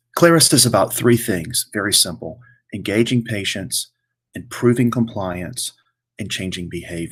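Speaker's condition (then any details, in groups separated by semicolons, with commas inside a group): No condition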